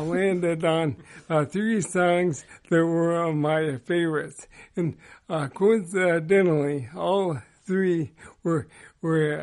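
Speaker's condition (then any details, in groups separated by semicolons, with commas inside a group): ALS; progressive motor neuron disease, slower progression than most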